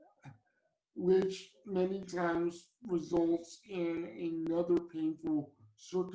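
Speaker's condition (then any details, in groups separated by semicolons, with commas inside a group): Cerebral palsy; from birth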